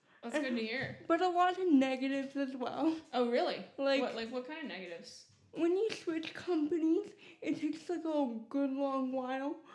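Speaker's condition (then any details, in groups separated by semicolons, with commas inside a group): Cerebral palsy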